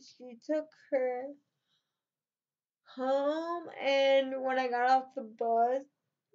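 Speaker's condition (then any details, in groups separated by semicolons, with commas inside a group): Cerebral palsy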